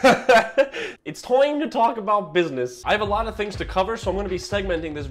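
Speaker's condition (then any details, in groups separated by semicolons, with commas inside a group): No condition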